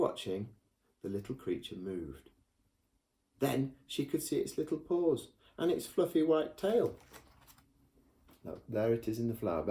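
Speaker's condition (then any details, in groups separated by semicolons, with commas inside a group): No condition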